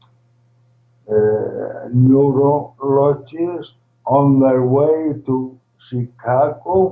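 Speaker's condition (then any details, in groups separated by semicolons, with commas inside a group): ALS, primary lateral sclerosis, PLS; least progressive form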